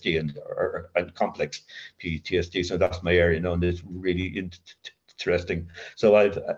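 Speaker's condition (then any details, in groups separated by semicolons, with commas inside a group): Covert stutter; severe childhood stutter, linked to adverse childhood experience, child guidance clinic, worse with teacher's punishment, covert since sobriety; occasional blocks, stutters in mind more than aloud, avoids feared words, voice never feels own; blocks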